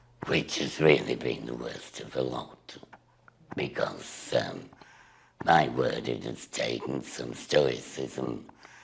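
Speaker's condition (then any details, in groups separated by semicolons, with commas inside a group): Laryngectomy; still has voice after operation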